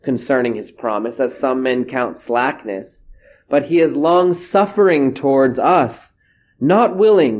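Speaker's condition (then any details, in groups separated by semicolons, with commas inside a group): No condition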